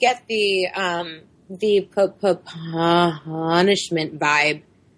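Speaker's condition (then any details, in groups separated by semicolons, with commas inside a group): Stuttering; had speech therapy, hid stuttering until about high school by saying only enough to pass; uses voluntary stuttering in situations where stuttering is usually avoided; occasionally gets really stuck, particularly hard blocks, mostly less physical effort, stuttering amount unchanged; repeated sounds, prolonged sounds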